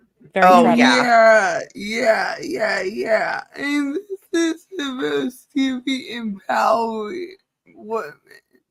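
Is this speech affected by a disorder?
Yes: cerebral palsy.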